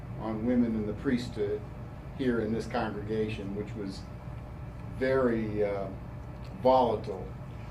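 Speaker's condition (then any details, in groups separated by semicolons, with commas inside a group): No condition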